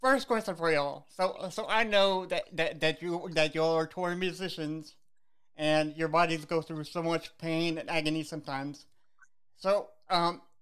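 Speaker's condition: Cerebral palsy; age 41, knees hurting now, got medication from doctor

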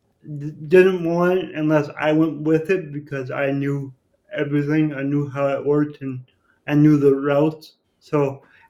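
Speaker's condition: Cerebral palsy; repeat surgery expected

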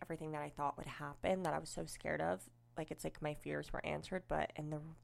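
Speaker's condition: Cleft lip and palate, unilateral

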